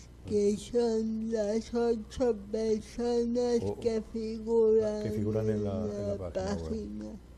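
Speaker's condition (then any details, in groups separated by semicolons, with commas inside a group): Cerebral palsy; speaks with difficulty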